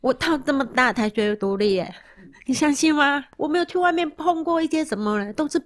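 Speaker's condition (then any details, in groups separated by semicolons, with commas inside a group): Moderate-to-severe hearing loss; rehabilitation to dance again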